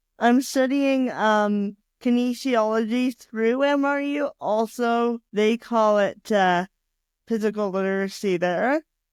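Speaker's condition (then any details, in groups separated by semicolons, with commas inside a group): Cerebral palsy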